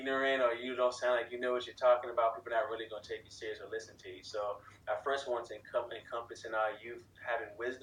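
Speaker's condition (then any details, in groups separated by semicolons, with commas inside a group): No condition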